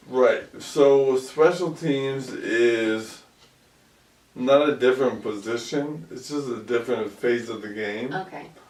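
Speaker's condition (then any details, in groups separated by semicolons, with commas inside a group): ALS; about 2 years since onset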